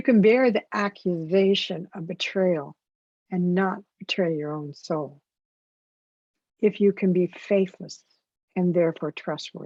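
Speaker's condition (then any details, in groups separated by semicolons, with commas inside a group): No condition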